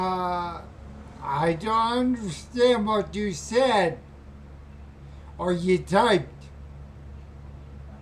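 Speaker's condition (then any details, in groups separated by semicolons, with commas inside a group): Spinocerebellar ataxia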